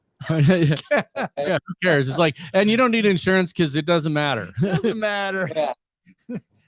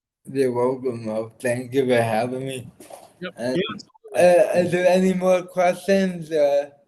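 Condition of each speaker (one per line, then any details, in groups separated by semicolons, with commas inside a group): No condition
Cerebral palsy; diagnosed after cardiac arrest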